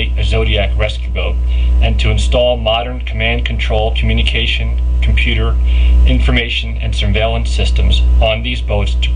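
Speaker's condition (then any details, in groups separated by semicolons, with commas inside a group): No condition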